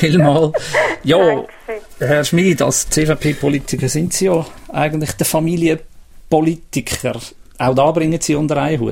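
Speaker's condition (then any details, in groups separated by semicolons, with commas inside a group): No condition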